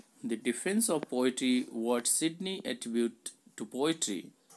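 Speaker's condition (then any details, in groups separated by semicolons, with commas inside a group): No condition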